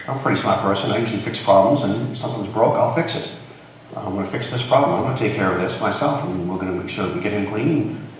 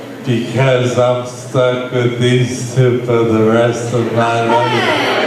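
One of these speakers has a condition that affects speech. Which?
The second: brain injury; heroin overdose, impaired hand use; occupational, physical and speech therapy; breath runs short during sentences.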